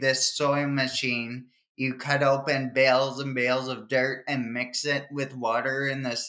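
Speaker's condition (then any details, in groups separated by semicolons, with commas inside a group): Cerebral palsy; hand movement and writing difficulty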